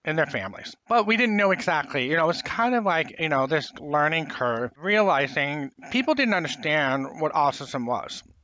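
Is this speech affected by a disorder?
Yes: profound hearing loss, congenital.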